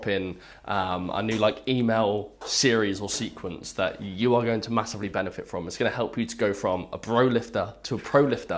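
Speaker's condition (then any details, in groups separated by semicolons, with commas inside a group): No condition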